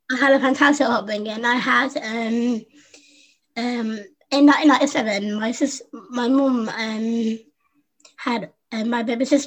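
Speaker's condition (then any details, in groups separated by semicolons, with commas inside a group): Down syndrome; adult woman, 25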